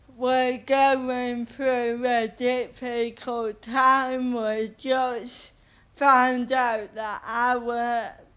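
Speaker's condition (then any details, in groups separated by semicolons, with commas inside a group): Cerebral palsy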